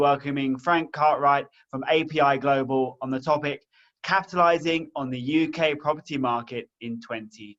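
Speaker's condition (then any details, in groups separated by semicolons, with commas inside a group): No condition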